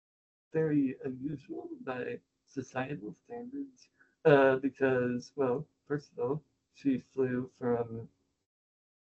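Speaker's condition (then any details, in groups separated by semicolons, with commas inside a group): Spinal muscular atrophy, type 2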